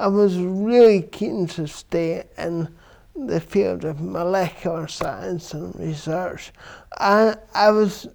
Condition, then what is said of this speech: Cerebral palsy. It's very individual to you. For myself, it affects obviously my verbal